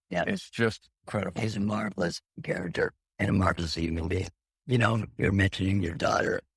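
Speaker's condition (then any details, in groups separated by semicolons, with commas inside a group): Laryngectomy; voice box removed after radiation for head and neck cancer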